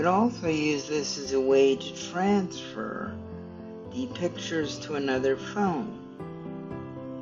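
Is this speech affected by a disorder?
Yes: cerebral palsy; stiff muscles.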